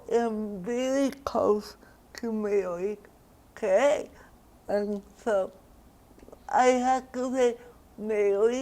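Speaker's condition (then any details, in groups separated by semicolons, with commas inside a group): Cerebral palsy; diagnosed around age one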